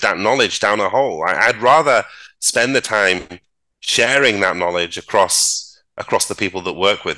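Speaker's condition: No condition

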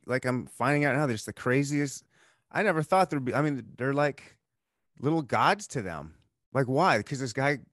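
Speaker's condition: No condition

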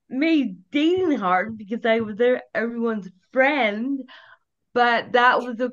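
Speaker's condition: Cerebral palsy; onset at birth

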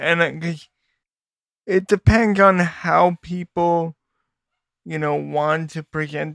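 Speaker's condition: Cerebral palsy; spastic quadriplegic cerebral palsy, all four limbs, caused by premature birth three months early; vocal ability might be a little different

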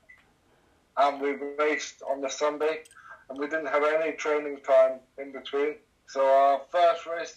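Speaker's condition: Cerebral palsy; trike from age 7-8

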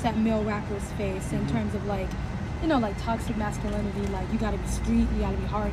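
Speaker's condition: No condition

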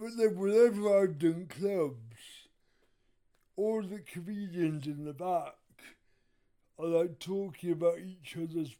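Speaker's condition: Cerebral palsy; speaks very differently in stand-up due to rhythm

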